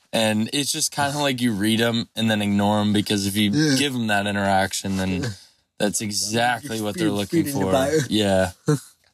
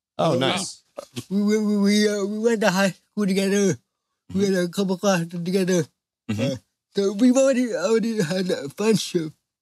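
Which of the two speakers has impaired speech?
The second: cerebral palsy; knees cave, unpredictable body movements; improving stability and control with strength training.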